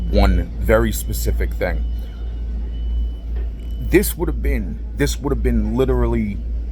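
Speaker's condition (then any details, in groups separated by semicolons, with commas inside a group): No condition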